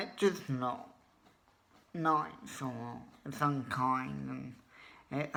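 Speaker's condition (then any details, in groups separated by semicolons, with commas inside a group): Cerebral palsy; obvious speech impediment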